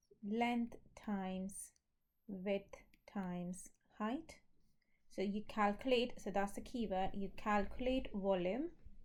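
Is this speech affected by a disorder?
No.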